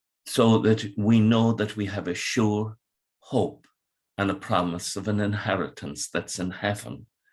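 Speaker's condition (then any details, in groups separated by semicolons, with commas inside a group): No condition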